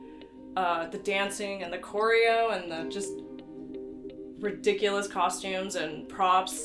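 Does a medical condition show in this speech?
No.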